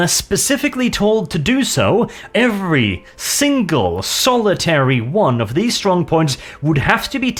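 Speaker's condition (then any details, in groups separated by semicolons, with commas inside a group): No condition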